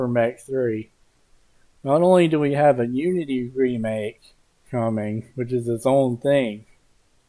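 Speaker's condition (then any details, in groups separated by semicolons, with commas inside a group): No condition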